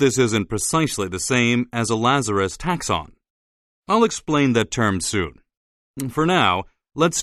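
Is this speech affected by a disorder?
No.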